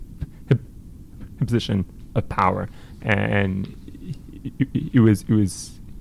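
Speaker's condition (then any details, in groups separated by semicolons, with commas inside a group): Stuttering; persisting into adulthood, no cure, managed, no family history, past blocks up to 30 seconds; always stutters, varies by day and week, no clear pattern, retimes breaths, Israeli Zoom support group; more when nervous, less when angry, tends not to block when singing, uncoordinated breathing contributes; repeated sounds, blocks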